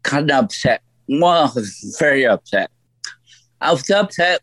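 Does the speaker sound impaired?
Yes: stroke; lay on floor 8 hours before help, voice affected; voice altered since stroke, lasting effect.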